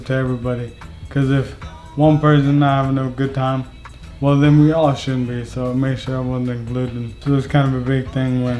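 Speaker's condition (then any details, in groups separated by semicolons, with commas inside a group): ALS; leg onset, speech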